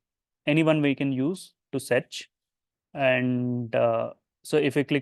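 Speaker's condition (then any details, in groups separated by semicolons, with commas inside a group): No condition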